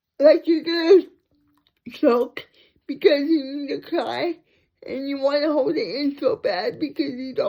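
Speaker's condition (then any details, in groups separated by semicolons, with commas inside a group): Cerebral palsy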